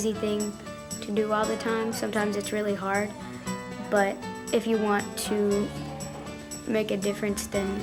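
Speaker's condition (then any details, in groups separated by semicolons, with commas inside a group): No condition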